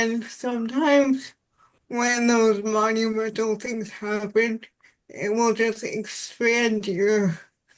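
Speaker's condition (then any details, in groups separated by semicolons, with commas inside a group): Cerebral palsy; spastic quadriplegic cerebral palsy, all four limbs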